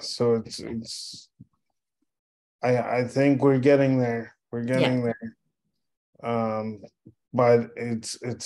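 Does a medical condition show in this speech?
Yes: cerebral palsy.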